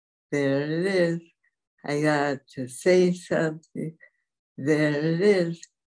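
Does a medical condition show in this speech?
Yes: dystonia; affects walking and speech.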